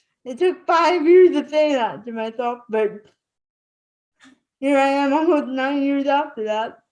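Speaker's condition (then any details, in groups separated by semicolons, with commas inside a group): Spastic cerebral palsy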